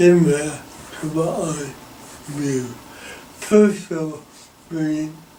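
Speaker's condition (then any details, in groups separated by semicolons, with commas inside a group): Cerebral palsy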